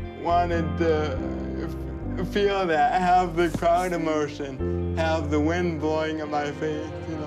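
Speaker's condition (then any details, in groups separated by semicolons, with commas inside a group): Cerebral palsy; unable to speak normally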